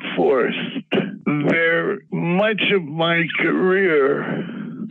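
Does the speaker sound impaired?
Yes: Parkinson's disease; preferred by tincture dropper.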